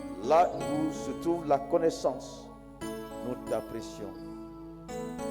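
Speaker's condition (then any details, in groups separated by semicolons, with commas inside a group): No condition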